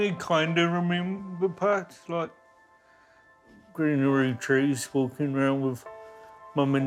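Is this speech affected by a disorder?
Yes: cerebral palsy, mild; mainly affects speech, slight speech impediment.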